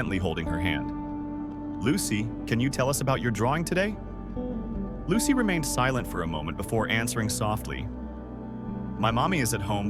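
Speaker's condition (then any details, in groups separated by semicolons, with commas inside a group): No condition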